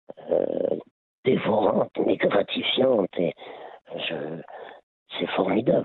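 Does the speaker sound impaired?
Yes: laryngeal cancer; laryngeal cancer linked to heavy smoking.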